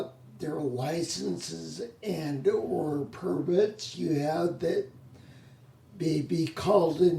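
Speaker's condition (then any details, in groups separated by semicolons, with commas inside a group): Spinocerebellar ataxia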